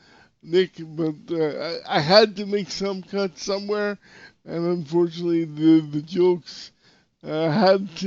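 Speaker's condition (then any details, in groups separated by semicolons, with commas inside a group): Cerebral palsy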